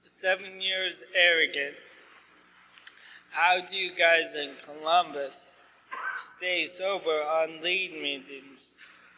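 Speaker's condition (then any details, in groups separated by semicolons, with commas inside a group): ALS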